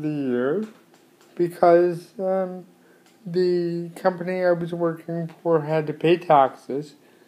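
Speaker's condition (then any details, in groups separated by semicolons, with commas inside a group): Cerebral palsy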